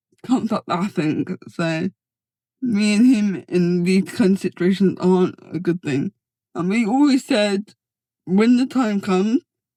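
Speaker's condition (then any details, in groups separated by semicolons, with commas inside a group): Cerebral palsy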